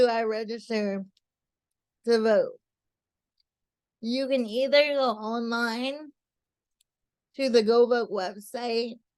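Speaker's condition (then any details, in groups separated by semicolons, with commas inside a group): Cerebral palsy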